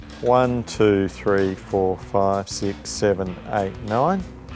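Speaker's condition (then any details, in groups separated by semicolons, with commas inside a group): No condition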